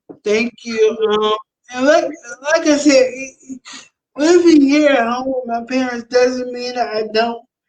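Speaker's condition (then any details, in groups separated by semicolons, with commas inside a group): Cerebral palsy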